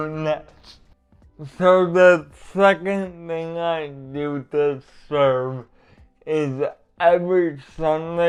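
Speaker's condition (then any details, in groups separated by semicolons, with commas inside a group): Cerebral palsy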